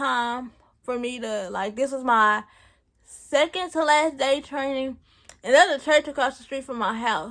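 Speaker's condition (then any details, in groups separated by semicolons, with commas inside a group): Cerebral palsy; present since birth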